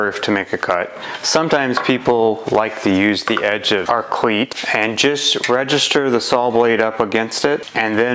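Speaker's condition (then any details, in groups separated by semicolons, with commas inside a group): No condition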